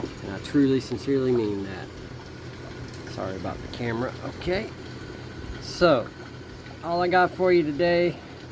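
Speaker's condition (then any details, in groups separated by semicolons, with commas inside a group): No condition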